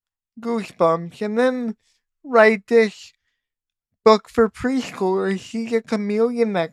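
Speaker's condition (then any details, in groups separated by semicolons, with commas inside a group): Cerebral palsy; poor hand dexterity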